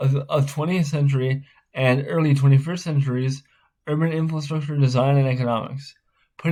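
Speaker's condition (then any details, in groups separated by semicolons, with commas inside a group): Spastic cerebral palsy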